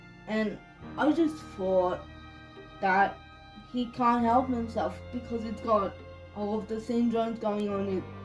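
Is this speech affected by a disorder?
Yes: cerebral palsy.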